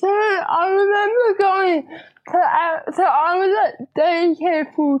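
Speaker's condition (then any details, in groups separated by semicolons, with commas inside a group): Cerebral palsy; spastic diplegia, both legs affected, hands mildly affected, found not developing properly, early intervention therapy; teenager, fully mobile without wheelchair, scooter planned through NDIS, on medication, no surgery yet; speech a bit odd, typing easier, computer full-time for schoolwork since grade one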